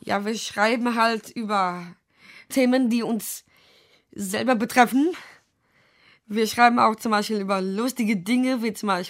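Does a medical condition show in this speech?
Yes: Down syndrome; present from birth, wears pacemaker, limits sport and rides; adult, age 20, cannot understand all difficult-language texts, needs easy-language translator; cannot speak freely very well, read prepared question aloud at wahlkampfarena.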